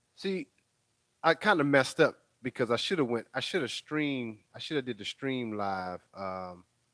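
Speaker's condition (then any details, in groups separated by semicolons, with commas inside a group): No condition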